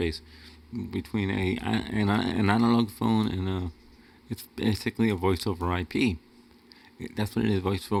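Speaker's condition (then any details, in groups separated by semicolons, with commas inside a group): Cerebral palsy; wheelchair user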